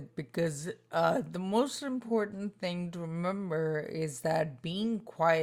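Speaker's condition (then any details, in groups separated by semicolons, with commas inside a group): Spinocerebellar ataxia type 2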